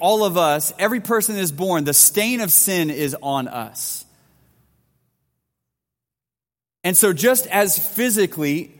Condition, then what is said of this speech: None; typical speech.